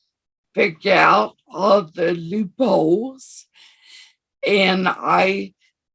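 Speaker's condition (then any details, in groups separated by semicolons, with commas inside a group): Severe anoxic brain injury; severe, wheelchair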